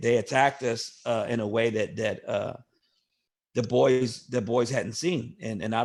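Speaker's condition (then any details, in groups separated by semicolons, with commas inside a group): No condition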